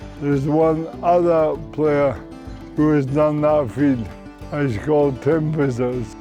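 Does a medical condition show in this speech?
Yes: motor neurone disease.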